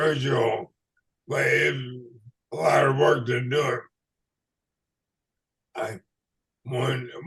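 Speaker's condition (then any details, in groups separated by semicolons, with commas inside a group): ALS/MND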